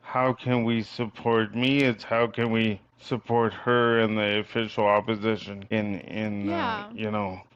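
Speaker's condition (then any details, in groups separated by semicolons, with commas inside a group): Cerebral palsy; from birth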